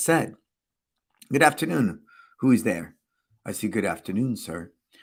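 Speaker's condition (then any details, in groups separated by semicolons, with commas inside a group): No condition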